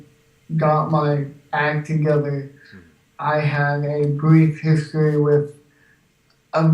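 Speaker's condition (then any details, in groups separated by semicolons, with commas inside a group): Cerebral palsy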